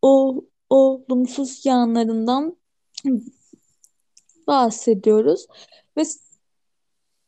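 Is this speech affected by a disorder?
Yes: stuttering; consulted a professor about own stuttering five years ago; stutters normally, much more at work and when anxious, very little when alone and relaxed; here repeated sounds.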